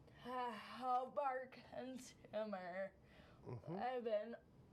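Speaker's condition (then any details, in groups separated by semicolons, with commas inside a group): Cerebral palsy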